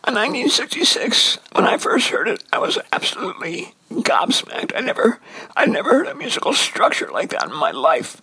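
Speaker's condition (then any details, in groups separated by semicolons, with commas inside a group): Dysphonia; onset during recording project, lost singing voice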